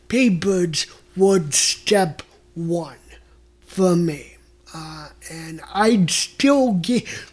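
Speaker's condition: Mild cerebral palsy; mild cerebral palsy from birth, non-progressive, mostly right side, 99 days in NICU, stiffens in cold; unconsciously spits when talking, slightly higher-pitched than typical male voice, voice reveals disorder, mistaken for drunk

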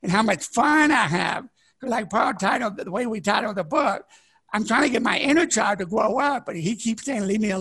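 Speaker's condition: Deafness, born deaf; could not speak until age ten

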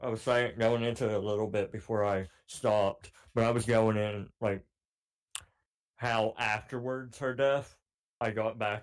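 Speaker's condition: Cleft palate; cleft palate since childhood

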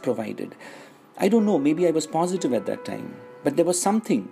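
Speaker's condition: No condition

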